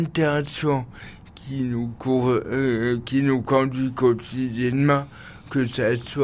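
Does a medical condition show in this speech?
Yes: cerebral palsy.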